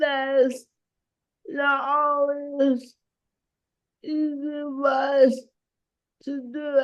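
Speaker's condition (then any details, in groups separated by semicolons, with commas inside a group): Cerebral palsy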